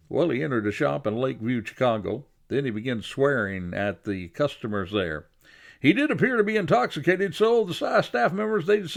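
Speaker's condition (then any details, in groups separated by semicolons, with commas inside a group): No condition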